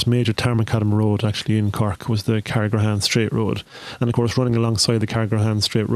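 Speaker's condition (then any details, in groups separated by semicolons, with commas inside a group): No condition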